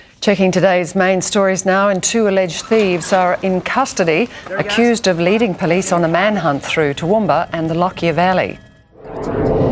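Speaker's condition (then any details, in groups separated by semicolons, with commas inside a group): No condition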